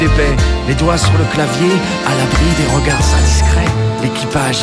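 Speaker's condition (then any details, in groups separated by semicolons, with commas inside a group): No condition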